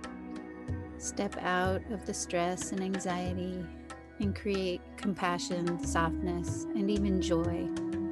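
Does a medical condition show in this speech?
No.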